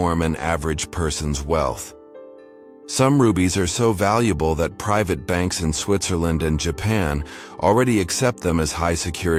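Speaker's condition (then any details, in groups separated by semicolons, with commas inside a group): No condition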